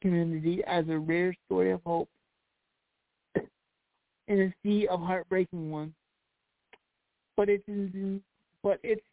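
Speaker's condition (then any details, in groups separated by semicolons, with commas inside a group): Cerebral palsy; voice improved over last year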